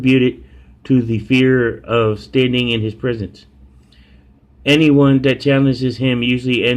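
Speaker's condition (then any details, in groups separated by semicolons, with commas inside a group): No condition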